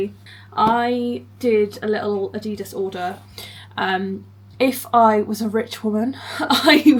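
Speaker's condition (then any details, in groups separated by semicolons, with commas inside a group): No condition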